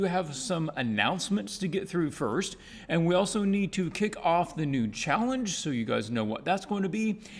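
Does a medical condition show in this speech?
No.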